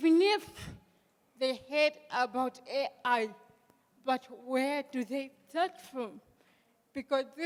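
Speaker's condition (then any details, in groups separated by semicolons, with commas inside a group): Cerebral palsy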